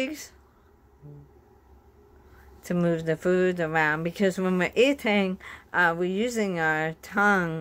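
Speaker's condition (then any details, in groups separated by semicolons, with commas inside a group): Bulbar ALS, bulbar onset; affects eating and speaking, frequent tongue biting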